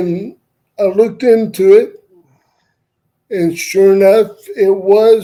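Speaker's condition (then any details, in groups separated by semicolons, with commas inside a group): Cerebral palsy; uses wheelchair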